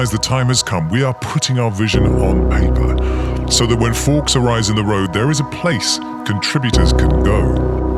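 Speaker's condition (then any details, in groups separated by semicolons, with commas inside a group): No condition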